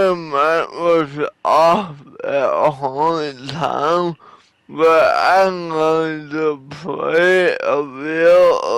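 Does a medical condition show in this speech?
Yes: cerebral palsy; atypical speech.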